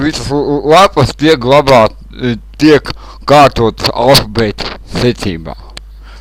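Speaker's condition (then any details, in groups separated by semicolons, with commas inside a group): Cerebral palsy; since birth; speech not very clear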